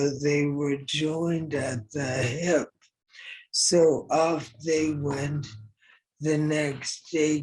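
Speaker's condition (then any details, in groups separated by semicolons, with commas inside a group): ALS; operation six months ago, then intensive care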